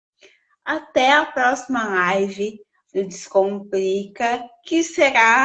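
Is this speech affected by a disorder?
Yes: cerebral palsy.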